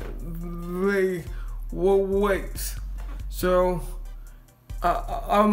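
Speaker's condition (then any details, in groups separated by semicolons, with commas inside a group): Cerebral palsy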